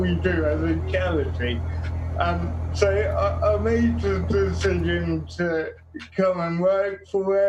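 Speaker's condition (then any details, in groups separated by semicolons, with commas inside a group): Quadriplegic cerebral palsy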